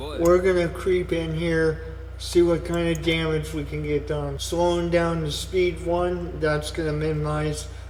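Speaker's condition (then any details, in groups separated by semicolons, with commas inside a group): Cerebral palsy; only one hand usable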